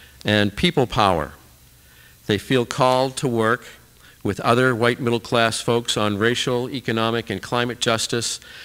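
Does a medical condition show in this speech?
No.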